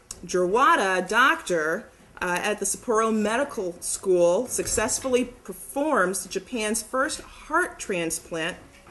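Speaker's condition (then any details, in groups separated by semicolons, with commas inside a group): No condition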